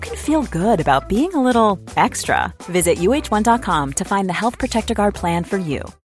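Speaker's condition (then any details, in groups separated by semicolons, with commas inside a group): No condition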